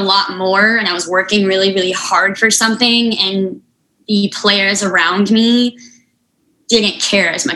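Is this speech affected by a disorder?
Yes: unilateral cleft lip and palate, severe; speech therapy after stroke at 18, relearned spelling and putting words together.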